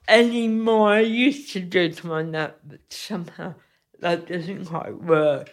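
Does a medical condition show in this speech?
Yes: cerebral palsy; careful movement needed.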